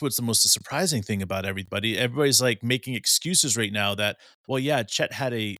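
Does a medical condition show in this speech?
No.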